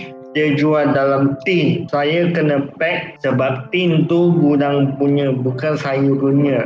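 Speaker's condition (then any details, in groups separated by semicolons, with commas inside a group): Cerebral palsy; from birth, one arm and leg weak, cannot walk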